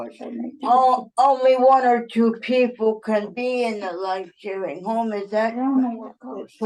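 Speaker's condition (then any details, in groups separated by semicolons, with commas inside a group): Cerebral palsy; uses wheelchair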